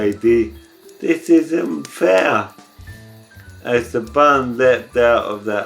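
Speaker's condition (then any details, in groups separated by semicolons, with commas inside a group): ALS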